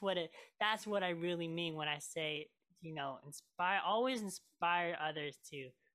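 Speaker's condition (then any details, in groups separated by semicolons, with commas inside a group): Cleft lip and palate; cleft made eating, talking and singing hard while growing up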